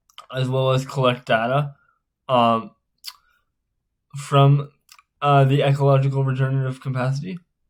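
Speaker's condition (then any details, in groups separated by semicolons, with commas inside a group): Spastic cerebral palsy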